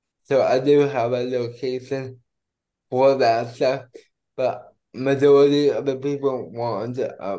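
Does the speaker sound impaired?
Yes: cerebral palsy; heart stopped twice.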